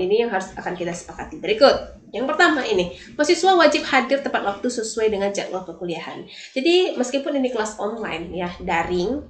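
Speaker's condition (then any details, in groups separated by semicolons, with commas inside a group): No condition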